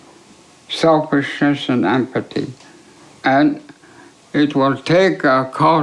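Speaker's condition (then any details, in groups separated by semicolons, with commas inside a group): ALS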